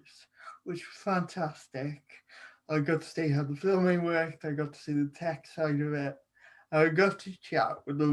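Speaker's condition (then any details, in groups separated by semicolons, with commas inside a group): Cerebral palsy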